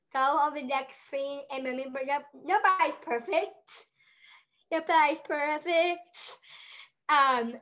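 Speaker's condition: Down syndrome; adult with Down syndrome

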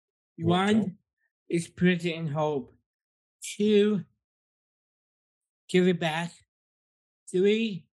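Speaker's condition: Down syndrome; three copies of chromosome 21

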